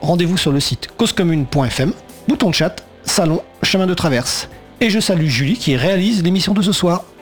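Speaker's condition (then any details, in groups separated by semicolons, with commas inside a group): No condition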